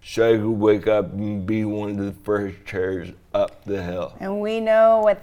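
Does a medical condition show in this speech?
Yes: traumatic brain injury; diffuse axonal brain shearing from snowboard crash into tree, cerebellum damaged, month-and-a-half coma, walks with walker; ongoing physical therapy, planning occupational therapy, past return to work program; slurred speech, thinking sharp, relearned talking and swallowing after coma.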